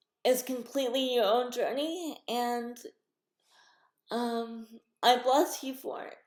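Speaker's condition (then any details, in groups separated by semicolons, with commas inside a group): Cerebral palsy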